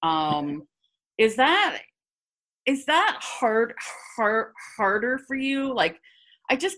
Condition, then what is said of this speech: Stuttering. I have more repetitions, and you seem to have more silent blocks.